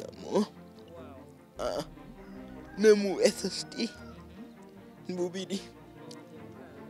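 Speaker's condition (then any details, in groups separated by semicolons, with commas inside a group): Cerebral palsy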